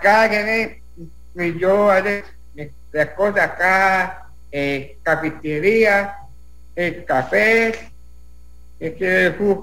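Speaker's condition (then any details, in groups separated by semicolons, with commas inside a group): Down syndrome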